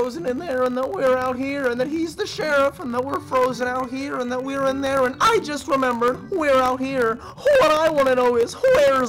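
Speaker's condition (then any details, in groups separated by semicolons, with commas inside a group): No condition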